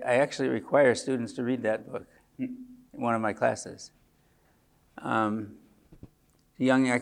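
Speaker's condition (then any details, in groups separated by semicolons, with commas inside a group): Parkinson's disease; age 74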